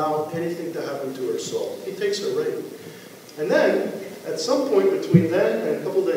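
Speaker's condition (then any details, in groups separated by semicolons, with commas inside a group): No condition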